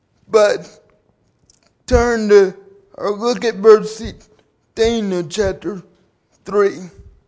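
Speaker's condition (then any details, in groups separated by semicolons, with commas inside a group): Cerebral palsy; due to birth complications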